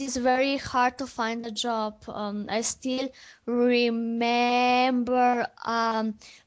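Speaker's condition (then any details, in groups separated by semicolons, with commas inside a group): Stuttering; onset at age 4, voice changed suddenly about half year before onset, speech therapy three times without change; stutters for over 20 years, still stutters; stuttering with repeated phrases and part-words, self-corrections; prolonged sounds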